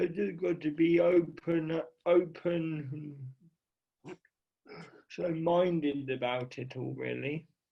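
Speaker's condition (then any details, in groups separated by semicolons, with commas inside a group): Cerebral palsy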